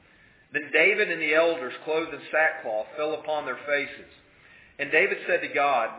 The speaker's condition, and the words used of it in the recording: No condition.